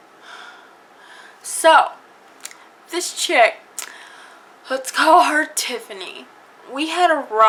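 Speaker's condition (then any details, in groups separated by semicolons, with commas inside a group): Cerebral palsy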